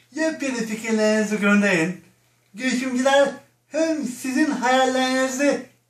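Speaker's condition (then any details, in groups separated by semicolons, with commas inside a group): Cerebral palsy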